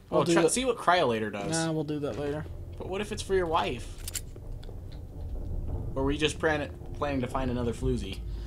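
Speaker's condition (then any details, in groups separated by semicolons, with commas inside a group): No condition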